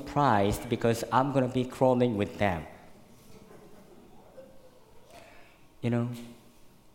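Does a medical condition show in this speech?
Yes: cleft lip and palate, severe; fed formula and cow milk.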